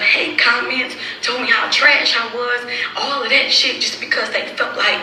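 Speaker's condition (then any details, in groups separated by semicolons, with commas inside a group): No condition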